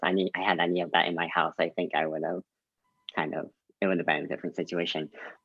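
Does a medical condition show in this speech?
Yes: cleft lip and palate.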